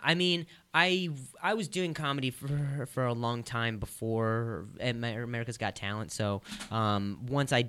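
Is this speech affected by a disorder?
Yes: stuttering, adult onset after concussion; concussion after softball hit throat and head hit ground, slept on concussion; began a few years ago, still stutters; previously fluent, now stutters; here repeated sounds, repeated words.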